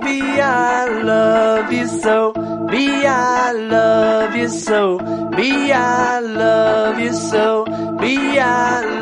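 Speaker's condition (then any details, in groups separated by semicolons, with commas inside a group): No condition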